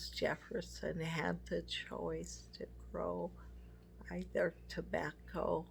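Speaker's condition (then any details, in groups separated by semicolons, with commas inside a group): MS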